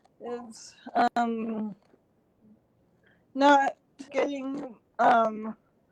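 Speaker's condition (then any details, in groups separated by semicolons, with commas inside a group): Cerebral palsy; since birth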